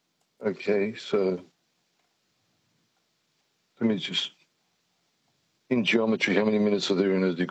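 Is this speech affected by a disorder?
Yes: Parkinson's; jittery, attributed to Parkinson's.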